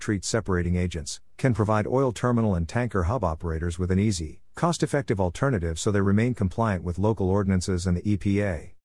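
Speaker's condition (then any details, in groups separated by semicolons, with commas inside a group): No condition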